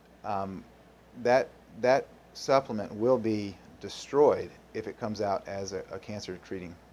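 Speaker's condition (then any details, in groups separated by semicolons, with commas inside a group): No condition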